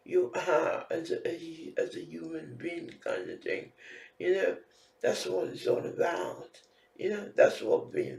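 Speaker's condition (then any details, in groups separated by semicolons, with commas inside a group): Facial palsy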